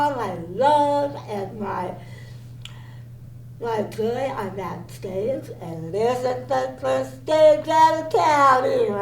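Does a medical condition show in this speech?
Yes: cerebral palsy.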